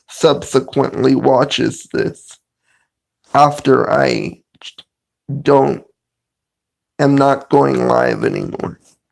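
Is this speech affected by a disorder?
Yes: cerebral palsy.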